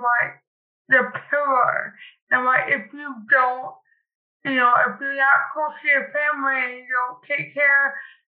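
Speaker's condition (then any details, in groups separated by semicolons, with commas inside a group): Cerebral palsy; cerebral palsy since childhood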